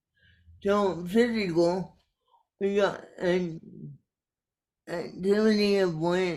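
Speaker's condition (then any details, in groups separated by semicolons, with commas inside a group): Cerebral palsy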